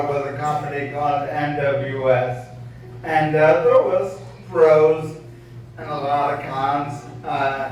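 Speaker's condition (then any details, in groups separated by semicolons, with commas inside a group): ALS; voice sounds impaired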